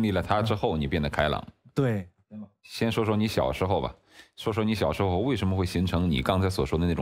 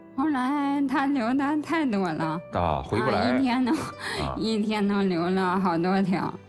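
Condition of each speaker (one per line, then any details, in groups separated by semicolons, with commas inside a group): No condition
ALS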